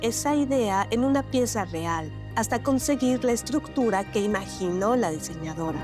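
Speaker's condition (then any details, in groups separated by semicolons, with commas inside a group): No condition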